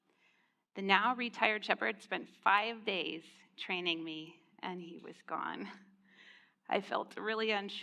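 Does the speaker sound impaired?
No.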